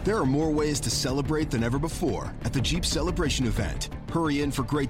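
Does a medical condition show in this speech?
No.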